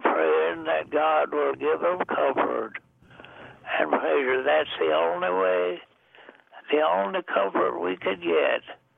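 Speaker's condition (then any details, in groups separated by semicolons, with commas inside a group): Deafness; also blind, age 99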